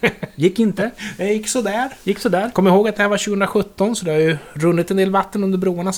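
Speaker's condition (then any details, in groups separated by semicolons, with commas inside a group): No condition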